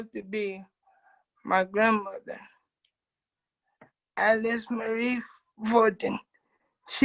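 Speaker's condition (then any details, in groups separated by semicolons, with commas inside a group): Cerebral palsy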